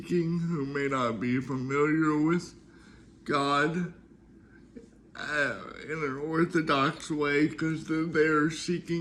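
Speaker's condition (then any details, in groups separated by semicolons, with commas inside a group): Cerebral palsy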